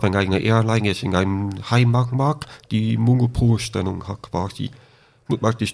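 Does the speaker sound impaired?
Yes: deafness with cochlear implant, congenital deafness; born deaf, no hearing until age 13, cochlear implant surgery at 13, lip reading; speech still audibly affected per host; hardly spoke before implant, 3-4 years relearning speech and hearing, raised orally, no sign language.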